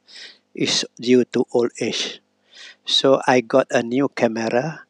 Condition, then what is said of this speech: No condition.